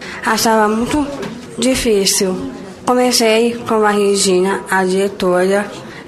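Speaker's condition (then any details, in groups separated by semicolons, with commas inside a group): Down syndrome; trisomy 21, genetic, present from birth; 22 years old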